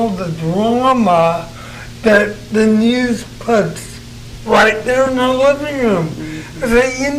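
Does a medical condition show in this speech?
Yes: cerebral palsy; present from birth, affects movement, cannot use hands; speech noticeably affected, may sound drunk.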